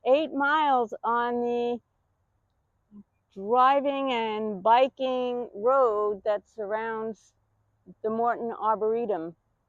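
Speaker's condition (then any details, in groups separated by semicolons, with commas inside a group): No condition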